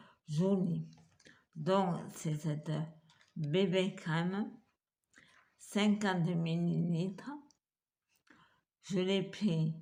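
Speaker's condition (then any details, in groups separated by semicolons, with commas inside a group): Multiple sclerosis; wheelchair, hand difficulties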